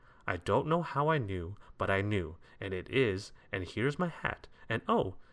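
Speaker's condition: No condition

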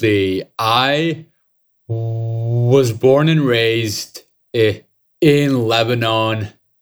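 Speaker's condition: Stutter; lifelong stutter, born with pretty severe stutter, avoided speaking for more than 25 years; has a stutter, stutters in six languages, gives talks and stand-up comedy; can sing without stuttering; repeated sounds, blocks

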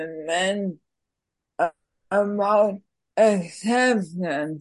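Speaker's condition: Worsening speech; speech aggravated, symptoms feel dense, host repeats her words back for listeners

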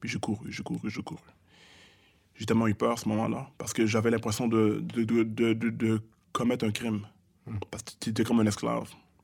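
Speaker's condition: Stuttering; childhood-onset stuttering, thought autistic as young child, spoke Creole, English and French mixed, fluent when rapping since teens; stutters in conversation, strings syllables together very fast without stopping or tripping; repeated sounds

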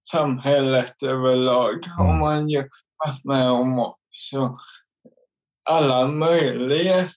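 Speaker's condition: Cerebral palsy; involuntary jerks

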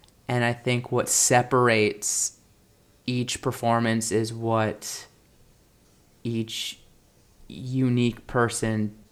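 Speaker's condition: Stuttering; not caused by nervousness; varies with excitement, worse when hurt, stuttered on tour stage, stuttered a lot in Grease audition; blocks

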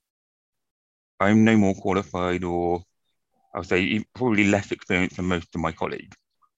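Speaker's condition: Profound deafness, acquired from meningitis

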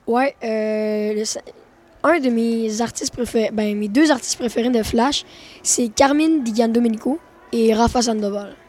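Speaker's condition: No condition

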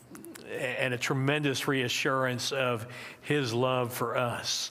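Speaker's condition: No condition

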